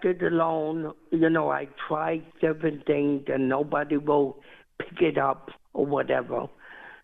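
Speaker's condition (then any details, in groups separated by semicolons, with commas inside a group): Cerebral palsy; diagnosed at 6 months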